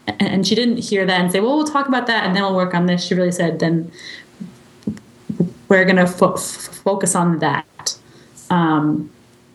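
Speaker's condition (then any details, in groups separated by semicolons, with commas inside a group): Stuttering; therapy over past 3 years: fluency shaping, stuttering modification, voluntary stuttering, subway talks with strangers; not always in control of speech, open about stuttering, speaks naturally; speech tools helped at times but not reduced stuttering, drops strategies needing unnatural speaking; repeated sounds, prolonged sounds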